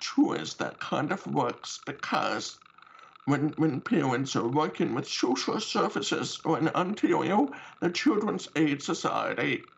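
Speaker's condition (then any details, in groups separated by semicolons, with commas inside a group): Deafness with cochlear implant; uses cochlear implant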